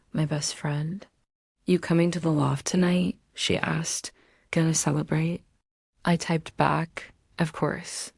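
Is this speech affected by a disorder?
No.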